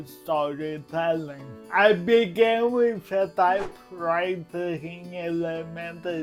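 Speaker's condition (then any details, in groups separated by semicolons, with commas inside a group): Cerebral palsy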